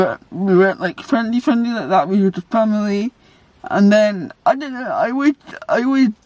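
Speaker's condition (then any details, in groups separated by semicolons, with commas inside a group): Cerebral palsy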